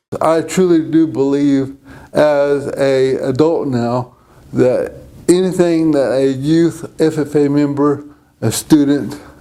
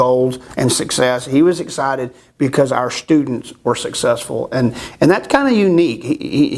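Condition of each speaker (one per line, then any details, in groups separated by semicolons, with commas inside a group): Cerebral palsy; present from birth; falls at times
No condition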